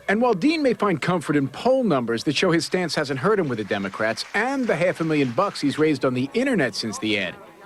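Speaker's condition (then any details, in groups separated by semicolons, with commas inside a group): No condition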